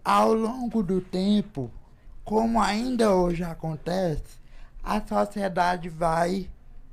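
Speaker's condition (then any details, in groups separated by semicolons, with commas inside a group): Cerebral palsy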